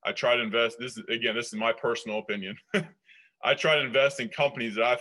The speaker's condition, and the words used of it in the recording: None; typical speech.